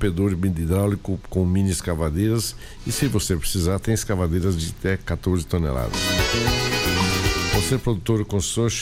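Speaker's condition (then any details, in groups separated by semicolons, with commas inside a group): No condition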